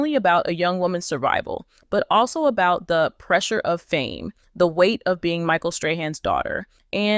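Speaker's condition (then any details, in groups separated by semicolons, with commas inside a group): No condition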